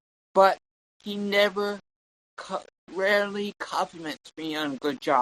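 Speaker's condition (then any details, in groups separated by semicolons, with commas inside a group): Cerebral palsy; tongue and legs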